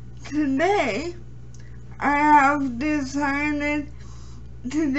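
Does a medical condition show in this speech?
Yes: cerebral palsy.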